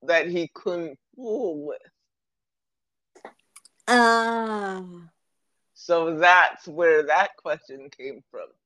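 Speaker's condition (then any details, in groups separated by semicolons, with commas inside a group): Cerebral palsy; present from birth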